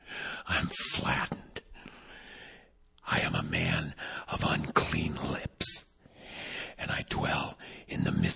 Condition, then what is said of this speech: Vocal cord paralysis. Well, as you can tell, I still don't have my voice back.